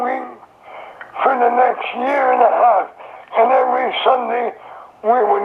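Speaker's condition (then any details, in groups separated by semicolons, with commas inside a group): Throat cancer; survivor, radiation treatments; voice described as practically gone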